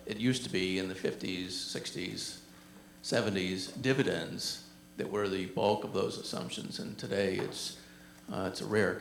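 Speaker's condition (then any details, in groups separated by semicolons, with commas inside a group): No condition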